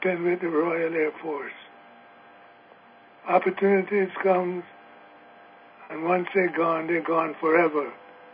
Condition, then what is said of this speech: Parkinson's disease. Rather than putting the gentleman back on the air, which is extremely stressful for him, I can hear it in his voice.